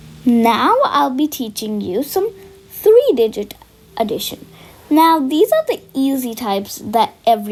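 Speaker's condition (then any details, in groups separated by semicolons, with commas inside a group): No condition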